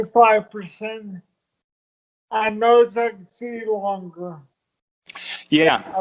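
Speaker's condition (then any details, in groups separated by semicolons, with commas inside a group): Multiple sclerosis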